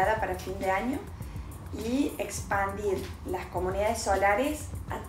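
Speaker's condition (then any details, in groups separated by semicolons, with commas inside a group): No condition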